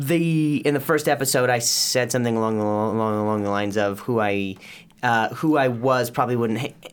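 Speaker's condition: Stutter, acquired after concussion; from softball injury with concussion a few years ago; talks differently since concussion; repeated words, prolonged sounds

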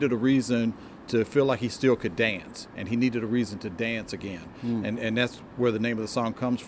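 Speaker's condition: No condition

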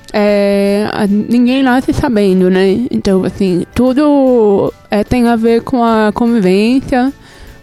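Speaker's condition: Deafness; oral deaf, profound loss left ear, severe loss right ear, hearing aid one side only, other side little benefit; speech therapy almost whole life, cannot make phone calls

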